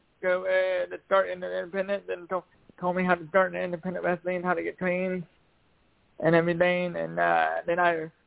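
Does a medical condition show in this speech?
Yes: cerebral palsy; past challenges speaking up.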